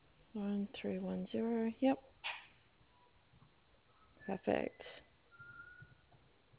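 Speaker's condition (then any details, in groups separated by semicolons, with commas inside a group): No condition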